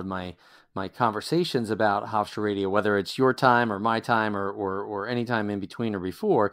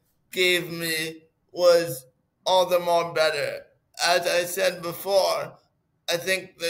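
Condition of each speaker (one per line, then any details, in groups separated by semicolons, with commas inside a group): No condition
Cerebral palsy; clenched fist, unsteady walk; weekly voice work on projection and pronunciation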